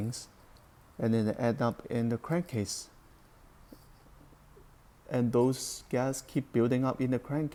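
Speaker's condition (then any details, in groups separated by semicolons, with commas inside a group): No condition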